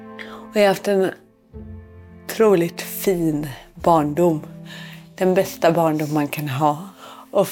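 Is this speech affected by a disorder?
Yes: cerebral palsy; cerebral palsy from birth asphyxia, umbilical cord around neck, born without heartbeat, resuscitated.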